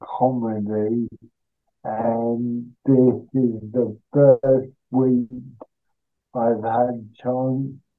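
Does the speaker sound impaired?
Yes: cerebral palsy.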